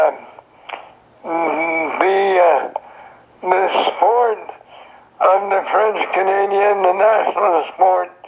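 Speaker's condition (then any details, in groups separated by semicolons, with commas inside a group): Throat cancer; survivor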